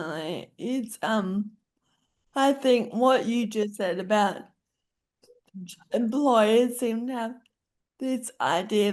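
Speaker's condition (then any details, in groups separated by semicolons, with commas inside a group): Friedreich's ataxia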